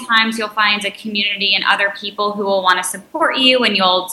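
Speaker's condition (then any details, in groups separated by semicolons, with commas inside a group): No condition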